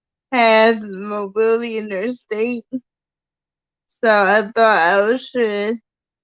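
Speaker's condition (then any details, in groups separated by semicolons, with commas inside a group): Cerebral palsy; from birth, difficult delivery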